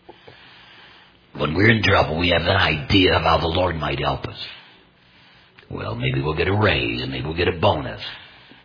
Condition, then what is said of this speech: Laryngectomy. And they tell me, I should tell people, it does not hurt me to speak.